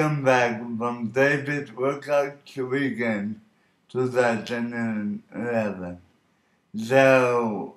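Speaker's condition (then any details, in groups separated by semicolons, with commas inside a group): Cerebral palsy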